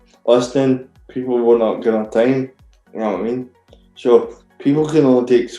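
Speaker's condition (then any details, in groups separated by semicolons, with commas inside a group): Cerebral palsy; very rigid body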